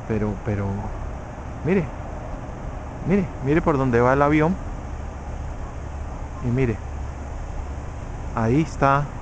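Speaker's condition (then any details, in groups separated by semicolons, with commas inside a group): No condition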